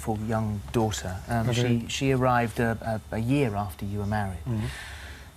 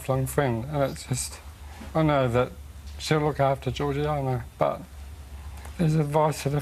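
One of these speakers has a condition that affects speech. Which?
The second: motor neurone disease; degenerative; onset with cramping and twitching, terminal; losing ability to talk.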